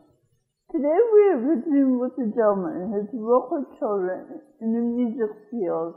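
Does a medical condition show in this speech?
Yes: cerebral palsy.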